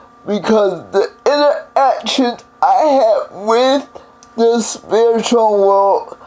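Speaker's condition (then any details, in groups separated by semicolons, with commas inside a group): Cerebral palsy; several unnoticed strokes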